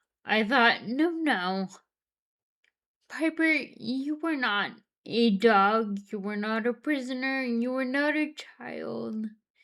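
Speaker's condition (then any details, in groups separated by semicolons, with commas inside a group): Friedreich's ataxia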